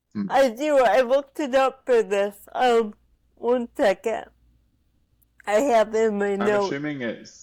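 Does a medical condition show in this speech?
Yes: cerebral palsy; spastic, ataxic features.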